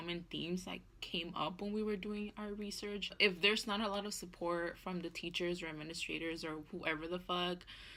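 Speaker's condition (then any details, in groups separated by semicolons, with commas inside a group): No condition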